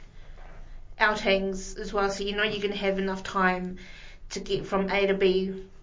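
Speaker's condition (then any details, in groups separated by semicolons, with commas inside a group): No condition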